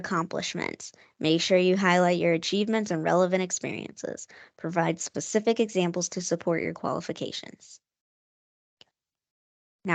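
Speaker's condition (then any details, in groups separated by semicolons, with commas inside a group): No condition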